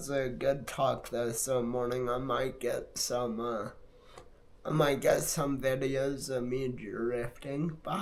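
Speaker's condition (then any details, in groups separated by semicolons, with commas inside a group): Multiple sclerosis; affects hands and left arm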